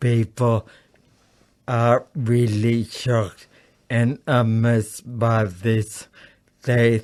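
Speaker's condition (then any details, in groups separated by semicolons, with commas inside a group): Acquired brain injury; over 30 years since injury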